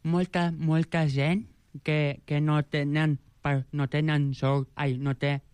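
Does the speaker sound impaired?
Yes: Joubert syndrome; present from birth; age 29.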